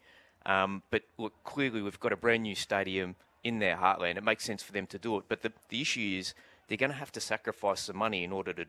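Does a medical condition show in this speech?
No.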